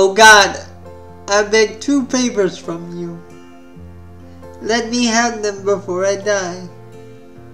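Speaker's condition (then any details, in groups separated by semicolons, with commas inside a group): Spastic cerebral palsy; spastic, quadriplegic, hands affected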